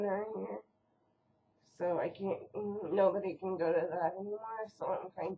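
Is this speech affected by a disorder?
Yes: cerebral palsy.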